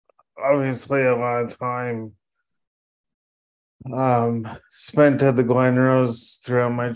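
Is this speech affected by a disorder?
Yes: cerebral palsy; oxygen deprivation from birth complications, contractions compressing, meconium inhaled in labor, wheelchair from age 5, power chair.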